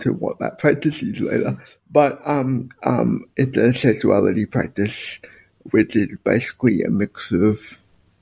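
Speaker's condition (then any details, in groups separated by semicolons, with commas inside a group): Spastic quadriplegic cerebral palsy; all four limbs affected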